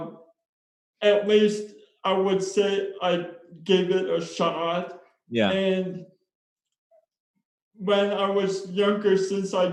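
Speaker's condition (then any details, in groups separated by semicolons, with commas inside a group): Spastic cerebral palsy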